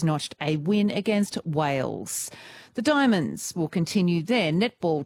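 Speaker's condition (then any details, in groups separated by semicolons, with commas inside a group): No condition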